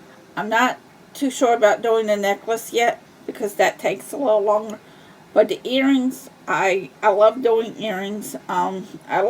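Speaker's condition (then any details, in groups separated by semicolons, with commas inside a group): Cerebral palsy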